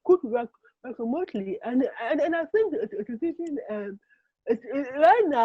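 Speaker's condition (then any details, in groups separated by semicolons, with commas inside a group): Cerebral palsy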